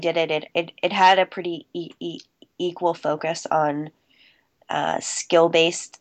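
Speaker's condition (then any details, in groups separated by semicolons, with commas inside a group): Stuttering; covert since childhood, immediate onset soon after starting to talk, school therapy from kindergarten, private therapist; recovering covert, still stutters, American Institute for Stuttering 3-week intensive program, fluency shaping techniques; formerly word switching and avoiding, held back stutters, pushed words out, appeared out of breath; repeated sounds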